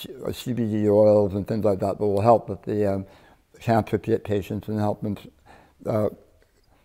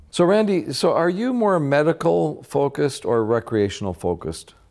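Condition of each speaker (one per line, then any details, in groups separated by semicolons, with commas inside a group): Partial glossectomy for tongue cancer; tongue cancer, one third tongue removed, wrist flap reconstruction; surgery years ago; distinctive accent since surgery, relearned talking
No condition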